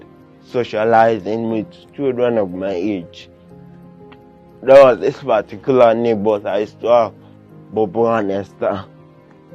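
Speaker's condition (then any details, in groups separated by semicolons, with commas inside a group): Cerebral palsy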